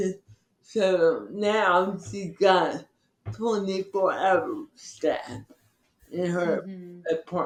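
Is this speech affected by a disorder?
Yes: cerebral palsy; from birth.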